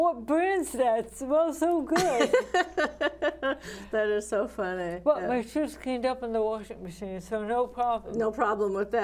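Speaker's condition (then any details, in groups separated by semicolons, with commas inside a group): ALS; right hand onset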